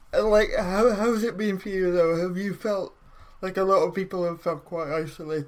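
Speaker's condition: Cerebral palsy; brain damage at or around birth

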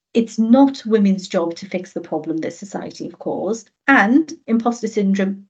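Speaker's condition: No condition

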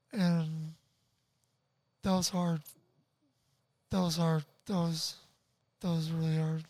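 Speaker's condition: Tracheostomy, ventilator dependent; cannot breathe on own

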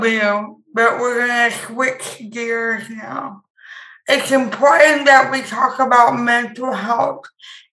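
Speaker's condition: Impaired speech; motorized wheelchair user

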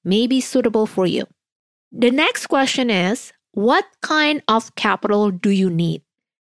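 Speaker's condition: No condition

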